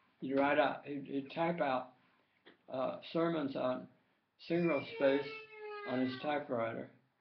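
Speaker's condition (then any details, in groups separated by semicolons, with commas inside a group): Tongue cancer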